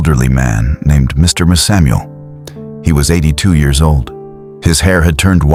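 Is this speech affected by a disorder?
No.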